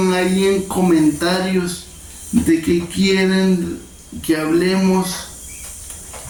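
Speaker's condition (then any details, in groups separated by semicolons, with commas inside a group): Cerebral palsy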